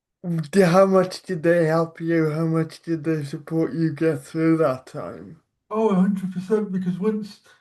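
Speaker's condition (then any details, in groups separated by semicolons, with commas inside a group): Cerebral palsy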